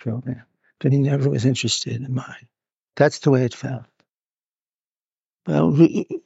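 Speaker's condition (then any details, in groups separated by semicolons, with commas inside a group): Parkinson's; needs to move about while filmed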